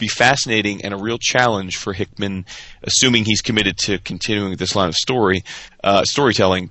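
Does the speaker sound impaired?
No.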